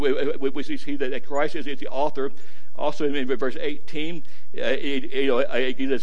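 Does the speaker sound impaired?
Yes: stuttering; stuttering can lengthen a 25-minute message to 35 or 45 minutes; here repeated sounds, repeated words.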